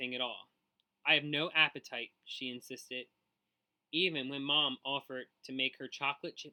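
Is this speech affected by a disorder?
No.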